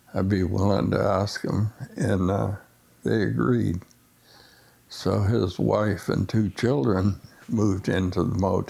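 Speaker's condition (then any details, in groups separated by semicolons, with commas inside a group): Essential tremor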